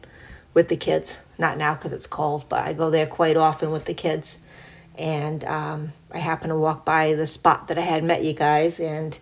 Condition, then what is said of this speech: No condition.